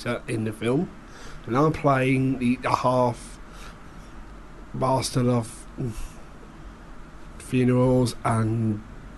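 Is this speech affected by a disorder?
Yes: Down syndrome.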